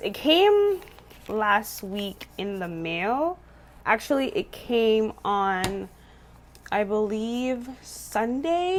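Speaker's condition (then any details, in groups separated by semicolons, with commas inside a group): No condition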